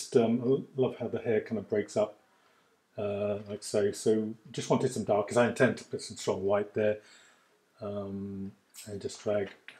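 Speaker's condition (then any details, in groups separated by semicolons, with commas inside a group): No condition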